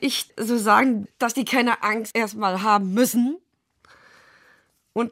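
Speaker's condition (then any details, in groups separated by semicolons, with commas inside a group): Down syndrome; cannot understand all difficult-language texts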